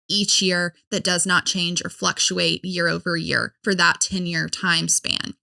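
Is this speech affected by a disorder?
No.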